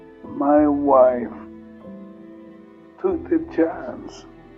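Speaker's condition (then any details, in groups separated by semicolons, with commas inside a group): Multiple sclerosis; progressive form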